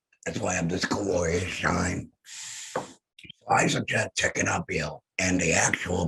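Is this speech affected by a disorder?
Yes: head and neck cancer; voice lost.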